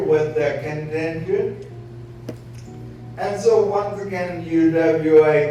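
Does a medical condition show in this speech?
Yes: ALS; voice sounds impaired.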